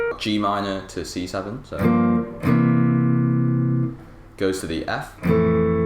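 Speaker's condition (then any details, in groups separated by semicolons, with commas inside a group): No condition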